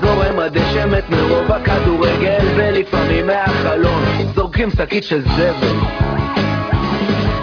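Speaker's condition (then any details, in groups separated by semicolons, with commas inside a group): No condition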